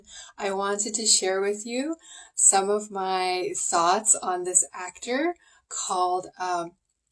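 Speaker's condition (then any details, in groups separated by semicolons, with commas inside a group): No condition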